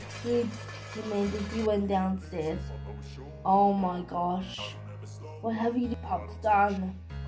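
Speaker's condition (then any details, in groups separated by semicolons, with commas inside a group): Cerebral palsy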